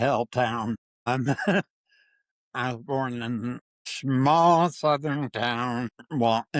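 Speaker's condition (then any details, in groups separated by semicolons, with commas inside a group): Parkinson's disease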